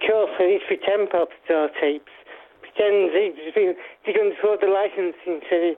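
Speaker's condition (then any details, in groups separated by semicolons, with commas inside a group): Parkinson's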